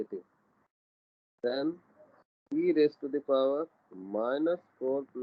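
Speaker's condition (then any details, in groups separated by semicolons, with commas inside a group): No condition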